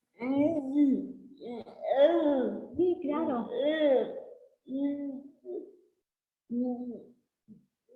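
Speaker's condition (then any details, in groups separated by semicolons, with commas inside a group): Cerebral palsy; since birth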